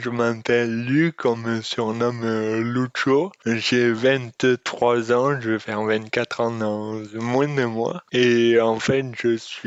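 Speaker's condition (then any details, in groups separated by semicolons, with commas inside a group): Dystonia; speech disorder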